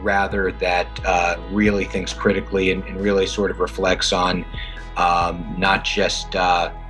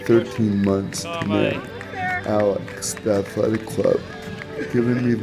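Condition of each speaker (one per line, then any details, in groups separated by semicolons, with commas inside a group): No condition
Cerebral palsy; present from birth, difficulty using arms and legs; walking training, progressing toward 5 km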